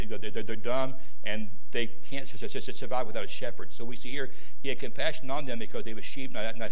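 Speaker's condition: Stuttering; stutter as usual way of talking, recent neck surgery; throat may get scratchy during talk, Halls lozenges at hand; worse when unwell, mistaken for stroke by Life Squad paramedics; repeated sounds

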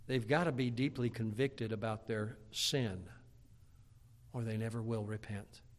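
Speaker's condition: No condition

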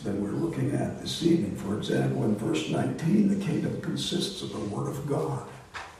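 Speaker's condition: Voice disorder; not contagious

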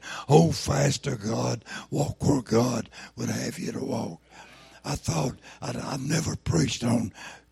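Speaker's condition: Throat cancer, lost vocal cord; ate away vocal cord

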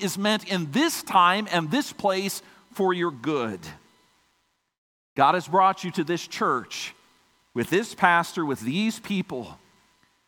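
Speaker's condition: No condition

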